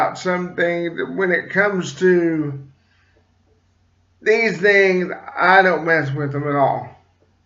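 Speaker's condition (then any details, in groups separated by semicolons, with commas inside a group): Cerebral palsy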